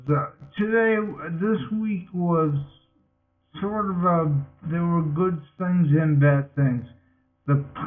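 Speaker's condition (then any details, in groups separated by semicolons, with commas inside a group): Multiple sclerosis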